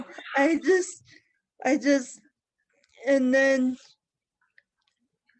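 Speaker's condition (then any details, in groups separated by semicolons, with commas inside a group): Cerebral palsy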